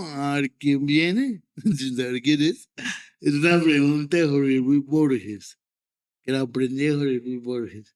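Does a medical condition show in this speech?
Yes: cerebral palsy.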